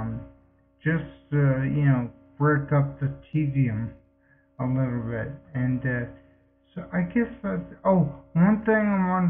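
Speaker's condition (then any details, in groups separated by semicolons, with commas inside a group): Multiple sclerosis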